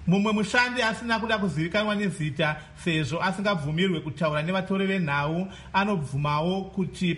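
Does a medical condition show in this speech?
No.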